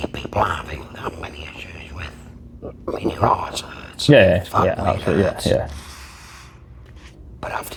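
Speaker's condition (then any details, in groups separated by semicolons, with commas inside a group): Laryngectomy; permanent tracheostomy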